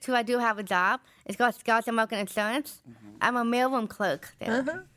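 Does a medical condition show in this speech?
Yes: Down syndrome; Down syndrome since birth.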